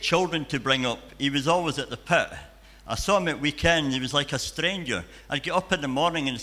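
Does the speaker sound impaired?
Yes: cleft palate and cleft lip.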